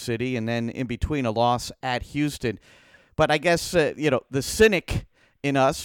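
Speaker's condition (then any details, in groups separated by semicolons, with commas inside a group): No condition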